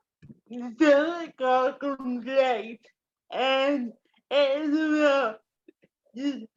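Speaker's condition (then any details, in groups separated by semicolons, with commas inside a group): Cerebral palsy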